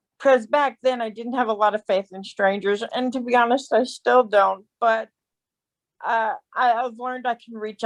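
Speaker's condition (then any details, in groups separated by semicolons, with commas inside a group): Cerebral palsy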